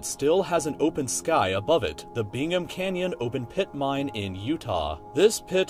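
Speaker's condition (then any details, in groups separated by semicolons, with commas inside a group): No condition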